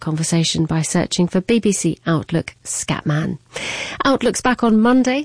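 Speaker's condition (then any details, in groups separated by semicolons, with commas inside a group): No condition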